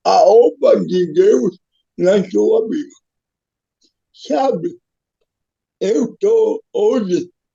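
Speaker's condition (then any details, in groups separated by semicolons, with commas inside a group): Cerebral palsy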